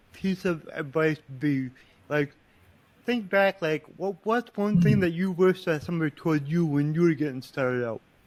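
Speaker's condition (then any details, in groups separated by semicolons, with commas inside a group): Cerebral palsy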